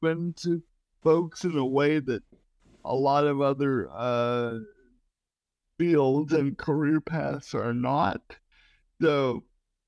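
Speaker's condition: Cerebral palsy

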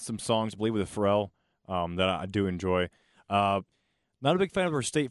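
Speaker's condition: No condition

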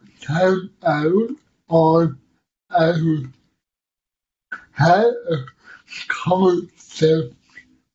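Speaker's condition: Cerebral palsy; intellect unaffected

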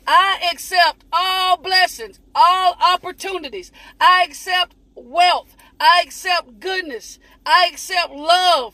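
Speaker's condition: No condition

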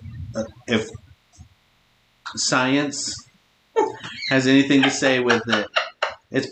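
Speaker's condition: No condition

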